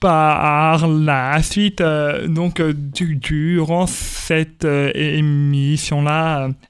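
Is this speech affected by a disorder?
Yes: stuttering; stuttering since early childhood at school, speech therapy helped, told elimination almost impossible; stuttering persists, described by him as an accent; here repeated sounds, prolonged sounds.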